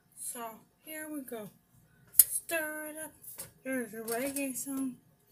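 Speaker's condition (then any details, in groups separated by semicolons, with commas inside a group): Brain injury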